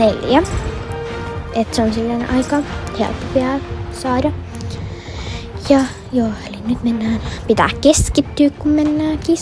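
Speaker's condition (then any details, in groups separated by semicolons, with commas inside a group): No condition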